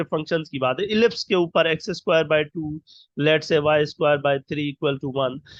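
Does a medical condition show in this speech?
No.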